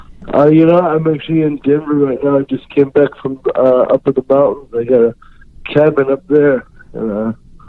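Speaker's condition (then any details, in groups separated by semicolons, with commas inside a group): Cerebral palsy; unable to write or type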